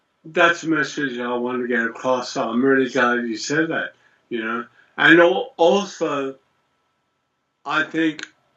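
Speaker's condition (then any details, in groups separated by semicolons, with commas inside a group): Multiple sclerosis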